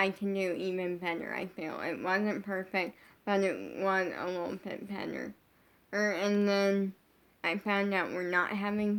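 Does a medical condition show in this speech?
Yes: brain injury.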